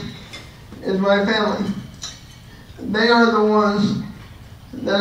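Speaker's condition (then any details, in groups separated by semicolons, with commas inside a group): Cerebral palsy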